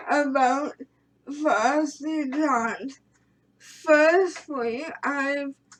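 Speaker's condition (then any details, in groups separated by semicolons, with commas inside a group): Cerebral palsy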